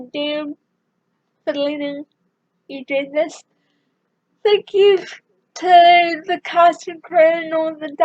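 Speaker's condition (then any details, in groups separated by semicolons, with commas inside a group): Cerebral palsy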